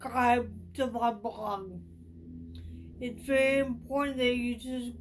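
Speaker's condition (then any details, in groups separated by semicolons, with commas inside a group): Traumatic brain injury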